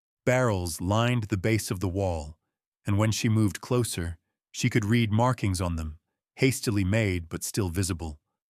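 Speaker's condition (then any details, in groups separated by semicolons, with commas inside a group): No condition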